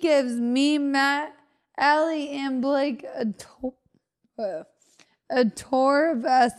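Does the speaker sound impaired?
Yes: Friedreich's ataxia; wheelchair user, gets around and functions independently, partner Matt makes daily life easier.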